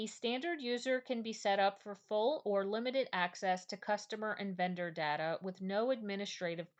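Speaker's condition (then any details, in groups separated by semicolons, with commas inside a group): No condition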